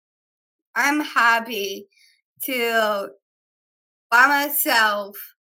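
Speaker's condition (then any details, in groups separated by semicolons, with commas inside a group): Down syndrome; three copies of 21st chromosome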